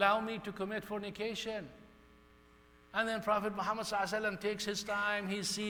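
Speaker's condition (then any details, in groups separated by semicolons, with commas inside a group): No condition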